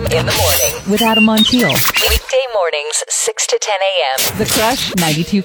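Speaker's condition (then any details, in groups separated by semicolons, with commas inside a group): No condition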